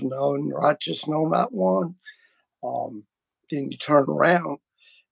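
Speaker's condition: Vocal cord surgery; multiple vocal cord surgeries

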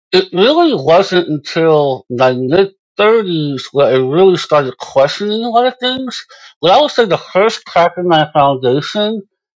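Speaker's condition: Moebius syndrome; congenital

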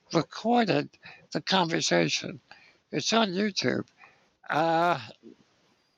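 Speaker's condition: Spinal muscular atrophy; muscle weakness

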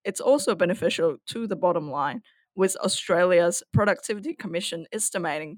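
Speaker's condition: No condition

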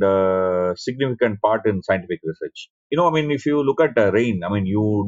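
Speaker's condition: No condition

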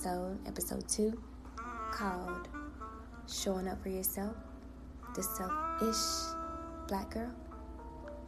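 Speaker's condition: No condition

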